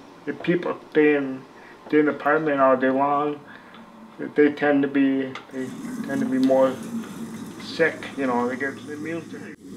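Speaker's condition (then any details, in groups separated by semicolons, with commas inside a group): Cerebral palsy; spastic type, from birth, premature birth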